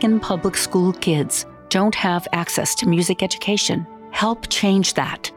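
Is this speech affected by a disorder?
No.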